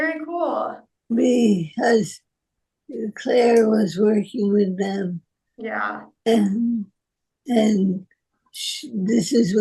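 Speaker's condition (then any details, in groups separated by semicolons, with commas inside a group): Parkinson's disease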